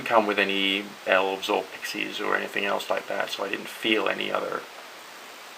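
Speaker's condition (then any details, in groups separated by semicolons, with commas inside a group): No condition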